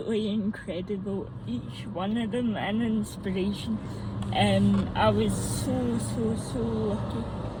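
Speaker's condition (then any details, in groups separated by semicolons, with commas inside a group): Mixed cerebral palsy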